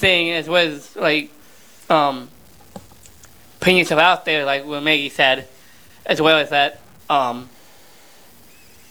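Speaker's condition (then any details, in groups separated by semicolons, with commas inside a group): Down syndrome; 32 years old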